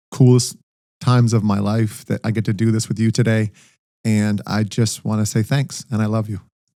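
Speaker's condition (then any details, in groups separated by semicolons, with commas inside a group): No condition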